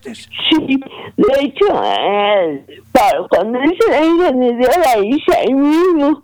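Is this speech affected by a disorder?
Yes: cerebral palsy; premature, negligent right knee tumor surgery cut tendons, only crawled at 18 months, diagnosed age 18-19; some difficulty speaking, still able to speak.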